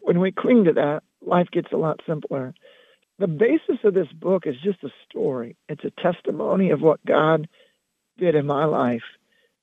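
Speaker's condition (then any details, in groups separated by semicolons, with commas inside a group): Loss of singing voice; singing voice lost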